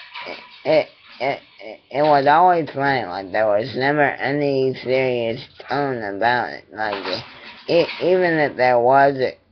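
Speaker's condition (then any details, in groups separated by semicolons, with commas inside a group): Cerebral palsy; attending therapy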